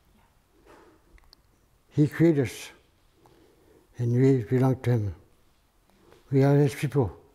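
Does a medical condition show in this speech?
Yes: Parkinson's; hard time talking.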